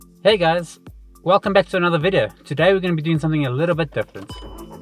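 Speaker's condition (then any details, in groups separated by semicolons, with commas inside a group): No condition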